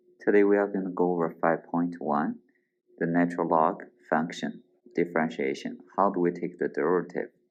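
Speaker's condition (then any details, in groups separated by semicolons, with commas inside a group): No condition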